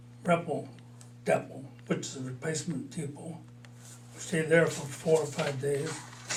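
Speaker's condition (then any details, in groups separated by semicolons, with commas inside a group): Parkinson's disease; mild, about four years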